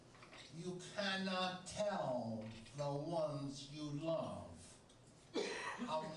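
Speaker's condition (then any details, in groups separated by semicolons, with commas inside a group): Aphasia after stroke; severe left brain damage from stroke, right side paralyzed at first, no speech 2 years; 5 years since stroke, melodic intonation therapy, therapy at Rusk three times weekly; foreign-sounding accent, sings to speak, blinked yes and no early, couldn't complete thoughts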